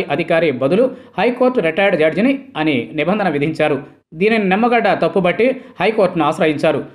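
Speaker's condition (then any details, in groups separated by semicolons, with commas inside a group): No condition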